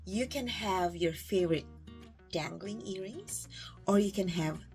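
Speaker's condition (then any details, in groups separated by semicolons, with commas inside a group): No condition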